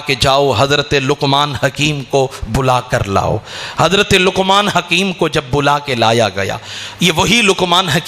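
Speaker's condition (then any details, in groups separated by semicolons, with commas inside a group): No condition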